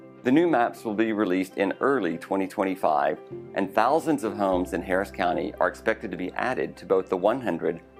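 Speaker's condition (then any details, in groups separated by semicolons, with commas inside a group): No condition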